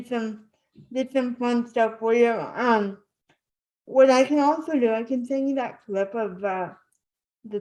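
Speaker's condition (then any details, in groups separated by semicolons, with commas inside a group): Spastic cerebral palsy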